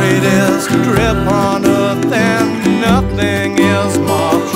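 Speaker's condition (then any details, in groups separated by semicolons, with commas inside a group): No condition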